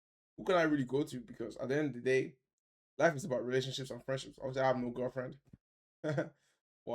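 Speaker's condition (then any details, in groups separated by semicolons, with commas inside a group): No condition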